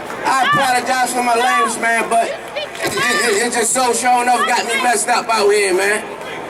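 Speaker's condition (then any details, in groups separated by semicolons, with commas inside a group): No condition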